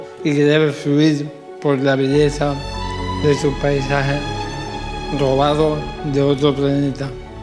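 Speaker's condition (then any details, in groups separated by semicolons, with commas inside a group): Amyotrophic lateral sclerosis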